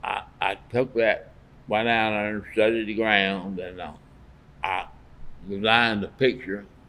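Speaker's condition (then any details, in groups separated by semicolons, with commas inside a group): Parkinson's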